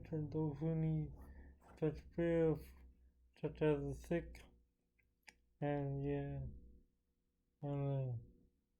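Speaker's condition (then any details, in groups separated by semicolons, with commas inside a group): Cerebral palsy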